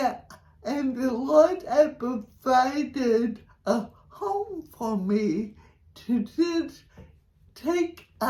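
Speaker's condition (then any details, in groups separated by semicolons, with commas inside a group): Cerebral palsy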